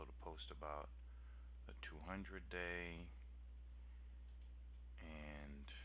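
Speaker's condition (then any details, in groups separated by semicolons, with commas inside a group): No condition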